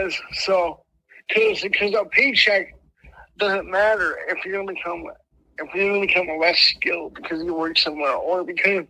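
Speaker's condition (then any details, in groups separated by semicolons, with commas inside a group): Mild cerebral palsy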